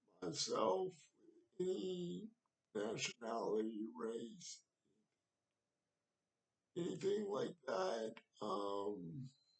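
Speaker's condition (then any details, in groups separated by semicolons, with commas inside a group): Cerebral palsy; wheelchair, needs transfer help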